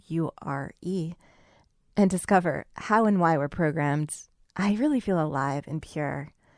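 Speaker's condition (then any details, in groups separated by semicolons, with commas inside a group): No condition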